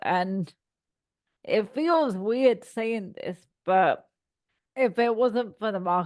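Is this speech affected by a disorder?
Yes: cerebral palsy; speech sometimes slurred when tired or nervous.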